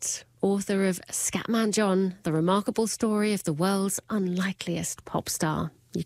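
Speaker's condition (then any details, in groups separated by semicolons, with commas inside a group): No condition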